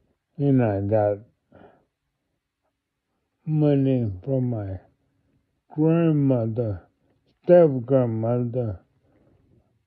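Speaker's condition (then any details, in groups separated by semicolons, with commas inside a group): Multiple sclerosis; affects left side and voice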